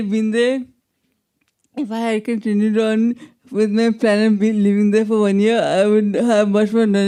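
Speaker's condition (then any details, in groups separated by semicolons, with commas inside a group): Traumatic brain injury, severe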